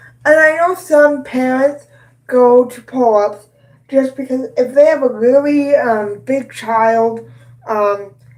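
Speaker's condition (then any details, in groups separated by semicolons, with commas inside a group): Cerebral palsy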